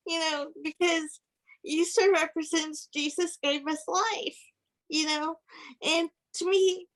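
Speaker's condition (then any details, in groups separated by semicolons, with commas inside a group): Cerebral palsy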